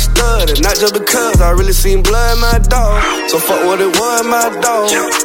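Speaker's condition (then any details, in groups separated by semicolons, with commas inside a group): No condition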